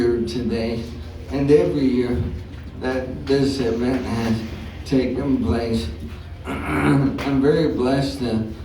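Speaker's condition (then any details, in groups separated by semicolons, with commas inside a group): ALS; onset left hand weakness, then right hand; some speech trouble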